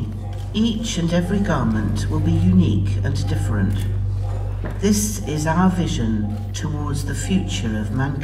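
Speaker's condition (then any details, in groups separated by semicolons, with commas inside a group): No condition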